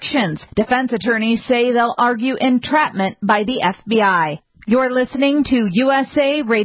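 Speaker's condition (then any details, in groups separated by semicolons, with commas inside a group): No condition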